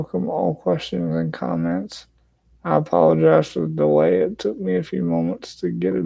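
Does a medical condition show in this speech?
Yes: cerebral palsy; has had speech therapy.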